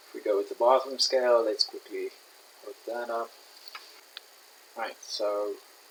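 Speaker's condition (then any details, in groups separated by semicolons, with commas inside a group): No condition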